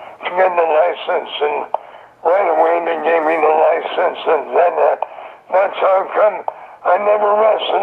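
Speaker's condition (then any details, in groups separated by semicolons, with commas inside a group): Throat cancer; survivor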